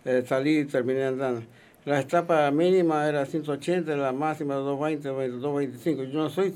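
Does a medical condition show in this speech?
Yes: Parkinson's disease; onset 15 years ago, treated 5 years, earlier whole-body tremor, could not walk or eat, walker.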